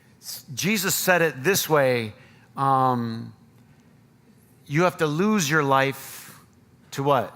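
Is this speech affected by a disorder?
No.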